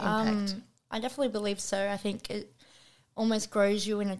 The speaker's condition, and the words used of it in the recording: Cleft palate. My speech was definitely something that impacted me, but more me personally.